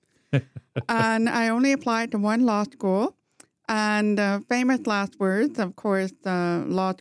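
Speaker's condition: Profound hearing loss, congenital, bilateral; wears hearing aid in right ear

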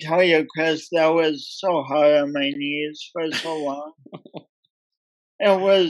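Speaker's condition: Speech impediment from birth; oxygen loss at birth

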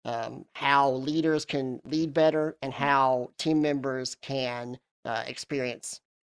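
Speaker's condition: Cleft lip and palate

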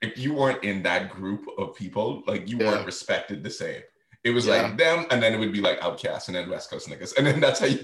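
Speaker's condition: No condition

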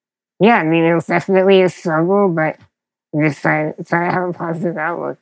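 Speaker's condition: Spinal muscular atrophy; progressive, frequent childhood illness turning into pneumonia, over 100 hospital days in one year; needs help with all physical activities, use of only a couple fingers, power wheelchair, Dragon NaturallySpeaking

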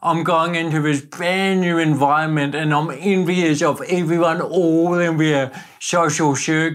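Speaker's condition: Cerebral palsy; improves with physical and voice workouts, drinks spill when out in public

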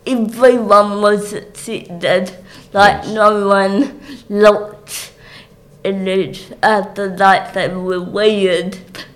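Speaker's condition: Cerebral palsy; speech obviously affected

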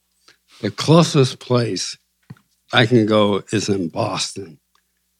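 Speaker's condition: ALS, limb onset

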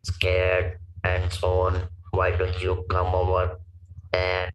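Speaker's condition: Laryngectomy for vocal cord cancer, stage 4 vocal cord cancer; speaks with electrolarynx; self-taught electrolarynx held under chin

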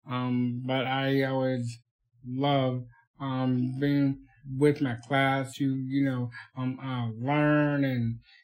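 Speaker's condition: Down syndrome

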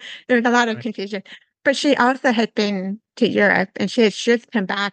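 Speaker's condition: Severe to profound hearing loss; congenital

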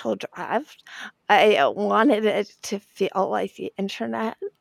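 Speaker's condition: Spasmodic dysphonia; diagnosed after praying for normal voice

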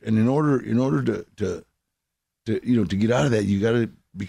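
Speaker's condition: No condition

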